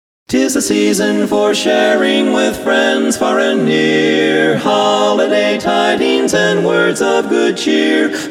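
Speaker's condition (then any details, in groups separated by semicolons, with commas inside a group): No condition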